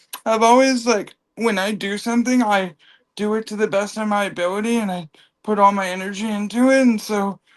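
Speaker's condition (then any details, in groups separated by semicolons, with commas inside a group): Cerebral palsy; from birth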